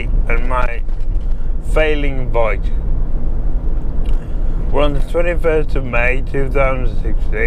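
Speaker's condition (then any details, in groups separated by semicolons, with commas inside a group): MND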